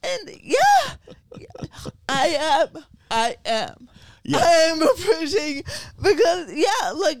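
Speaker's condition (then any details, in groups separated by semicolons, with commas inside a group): Cerebral palsy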